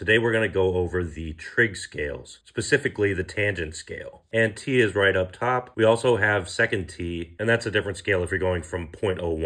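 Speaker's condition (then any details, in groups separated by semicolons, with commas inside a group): No condition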